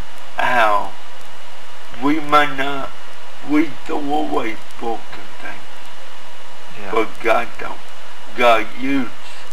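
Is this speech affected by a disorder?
Yes: cerebral palsy.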